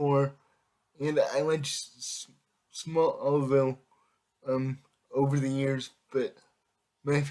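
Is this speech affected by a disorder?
Yes: cerebral palsy; able to speak.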